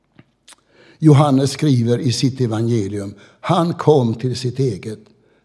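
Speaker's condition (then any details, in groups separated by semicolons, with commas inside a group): No condition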